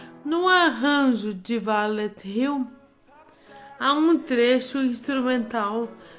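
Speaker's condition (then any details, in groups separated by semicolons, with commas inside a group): Amyotrophic lateral sclerosis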